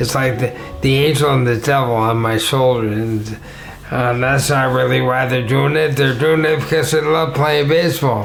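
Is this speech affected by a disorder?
Yes: ALS; 7 years after onset.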